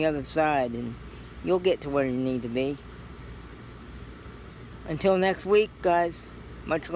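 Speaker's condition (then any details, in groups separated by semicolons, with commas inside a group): Cerebral palsy; scoliosis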